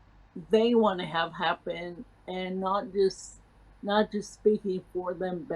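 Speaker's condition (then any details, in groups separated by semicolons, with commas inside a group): Cerebral palsy; from birth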